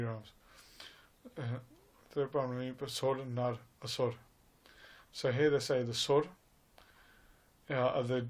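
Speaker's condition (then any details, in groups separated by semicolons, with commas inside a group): No condition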